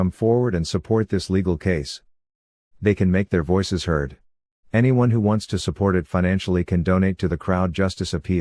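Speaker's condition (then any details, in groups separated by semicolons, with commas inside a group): No condition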